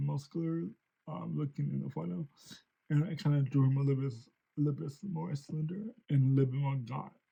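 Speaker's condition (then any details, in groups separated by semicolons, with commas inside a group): Cerebral palsy; since birth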